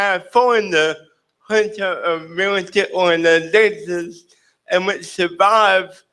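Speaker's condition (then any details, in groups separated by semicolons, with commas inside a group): Cerebral palsy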